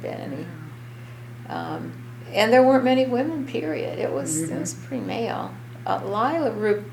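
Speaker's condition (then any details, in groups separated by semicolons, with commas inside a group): No condition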